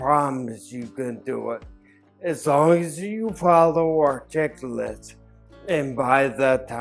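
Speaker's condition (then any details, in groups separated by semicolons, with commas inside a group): Acquired and hereditary ataxia; hereditary plus acquired ataxia, cerebellum affected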